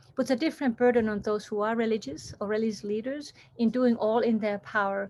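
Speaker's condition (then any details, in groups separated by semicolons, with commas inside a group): No condition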